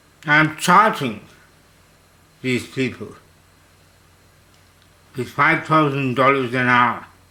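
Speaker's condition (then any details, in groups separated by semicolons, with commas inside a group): Slurred speech from poisoning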